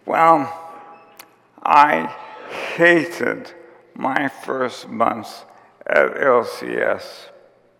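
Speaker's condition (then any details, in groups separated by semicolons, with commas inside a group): ALS; onset with tiredness and clumsiness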